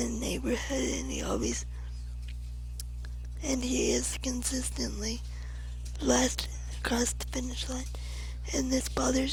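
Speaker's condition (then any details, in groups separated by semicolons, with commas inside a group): Cerebral palsy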